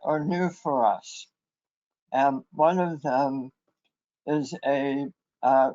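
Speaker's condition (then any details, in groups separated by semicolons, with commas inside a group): Head and neck cancer; left vagus nerve severed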